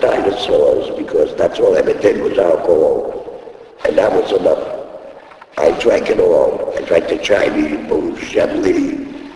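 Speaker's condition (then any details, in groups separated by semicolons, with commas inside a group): Laryngectomy; speaks using device in throat, needs thumb to talk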